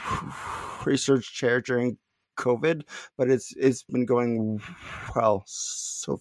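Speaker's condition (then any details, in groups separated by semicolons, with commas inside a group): Stuttering; not stuttering much at time of recording; repeated sounds, prolonged sounds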